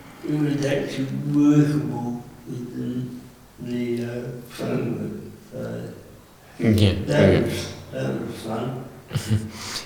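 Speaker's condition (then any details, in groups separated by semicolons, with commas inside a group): Cerebral palsy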